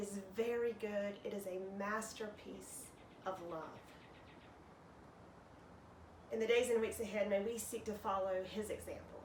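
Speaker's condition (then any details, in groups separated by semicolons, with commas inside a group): No condition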